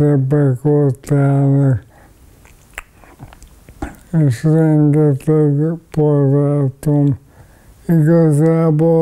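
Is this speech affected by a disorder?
Yes: ALS.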